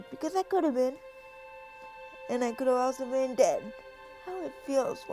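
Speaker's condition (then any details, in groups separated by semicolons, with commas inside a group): Cerebral palsy; spastic quadriplegic form, wheelchair since age two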